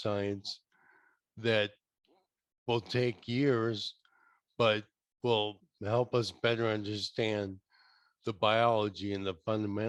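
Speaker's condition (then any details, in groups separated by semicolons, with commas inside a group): ALS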